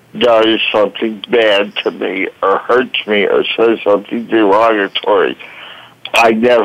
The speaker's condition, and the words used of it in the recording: Tracheostomy. I knew I had a voice challenge.